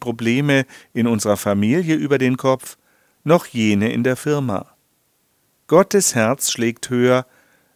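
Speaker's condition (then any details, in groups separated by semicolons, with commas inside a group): No condition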